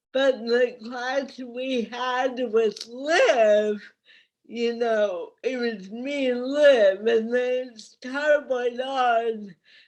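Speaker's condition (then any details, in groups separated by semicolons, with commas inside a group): Cerebral palsy; mild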